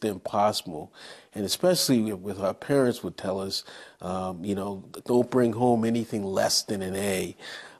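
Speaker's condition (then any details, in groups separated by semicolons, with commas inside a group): No condition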